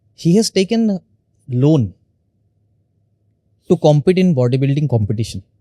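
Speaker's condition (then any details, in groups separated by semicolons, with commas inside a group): No condition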